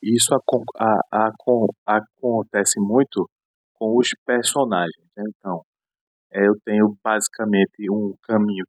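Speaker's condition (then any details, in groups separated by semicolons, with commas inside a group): Stuttering; speech disfluency; mild today, says speech is fairly good today; stutters a little, pauses on syllables, speech cuts out briefly, needs time to speak; repeated sounds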